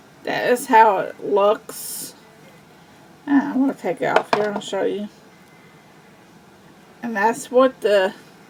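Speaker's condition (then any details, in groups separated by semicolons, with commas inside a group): Cerebral palsy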